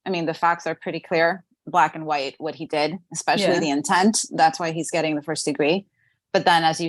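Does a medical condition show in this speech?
No.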